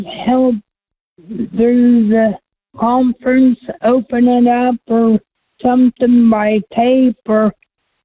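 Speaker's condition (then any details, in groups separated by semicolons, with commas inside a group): Cerebral palsy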